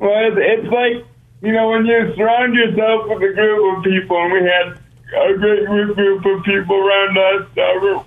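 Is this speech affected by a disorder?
Yes: cerebral palsy; brain-muscle disconnect, muscles do not fire properly, retrained through years of therapy; walking requires focus on every aspect, including breathing and hand placement.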